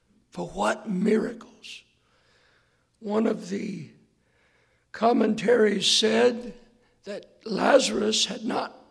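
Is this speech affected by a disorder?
Yes: hoarseness after vocal cord surgery; sought second opinion.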